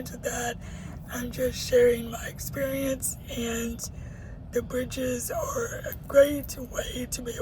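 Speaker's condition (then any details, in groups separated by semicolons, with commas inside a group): Cerebral palsy; voice permanently damaged, may be hard to understand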